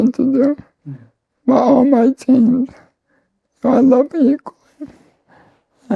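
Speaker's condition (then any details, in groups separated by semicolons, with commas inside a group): ALS; slowly progressing form, arms, legs, voice, lungs affected; voice and lungs affected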